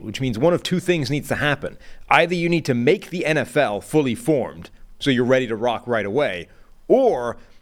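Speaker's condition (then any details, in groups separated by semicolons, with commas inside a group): No condition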